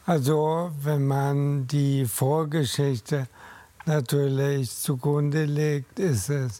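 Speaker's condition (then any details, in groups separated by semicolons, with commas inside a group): ALS; diagnosed at 47 after two months, first suspected carpal tunnel, disc or stroke; almost 10 years since diagnosis, companion Cassandra Menten, alternative therapies tried, cannot go out alone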